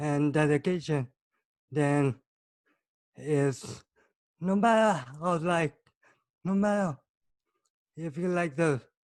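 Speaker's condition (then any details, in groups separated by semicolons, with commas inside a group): Cerebral palsy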